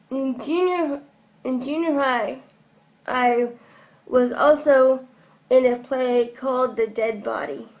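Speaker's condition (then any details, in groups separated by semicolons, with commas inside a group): Cerebral palsy; from birth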